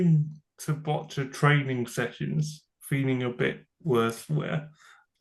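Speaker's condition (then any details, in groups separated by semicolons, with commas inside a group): Cerebral palsy; from birth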